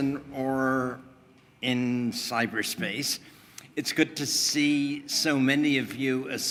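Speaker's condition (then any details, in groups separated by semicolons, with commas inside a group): No condition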